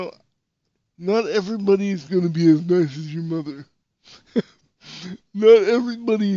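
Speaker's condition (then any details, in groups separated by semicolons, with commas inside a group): Cerebral palsy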